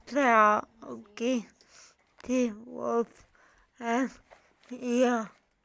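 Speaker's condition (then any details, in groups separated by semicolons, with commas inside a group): Cerebral palsy; from birth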